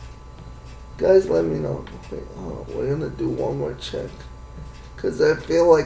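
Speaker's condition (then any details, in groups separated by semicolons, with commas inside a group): Cerebral palsy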